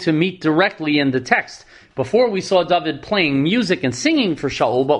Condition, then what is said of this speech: None; typical speech.